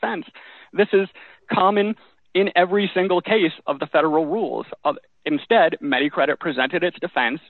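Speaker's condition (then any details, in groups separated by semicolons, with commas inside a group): No condition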